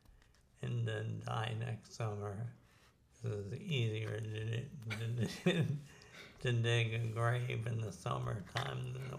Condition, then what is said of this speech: ALS (motor neuron disease). This crippling disease has already taken some of his speaking ability.